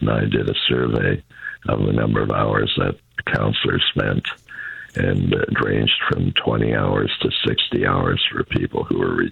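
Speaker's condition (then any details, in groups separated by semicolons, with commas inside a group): Throat cancer; most recent of five bouts of cancer, reduced energy; recovered, ongoing throat trouble, altered taste; voice affected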